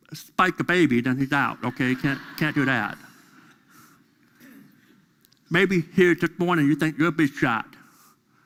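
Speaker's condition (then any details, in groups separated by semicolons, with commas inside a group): Deafness; deaf during school years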